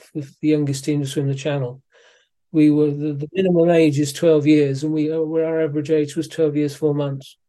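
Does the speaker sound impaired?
Yes: Parkinson's disease; diagnosed by neurologist in Malaysia around age 60, suspected for a while.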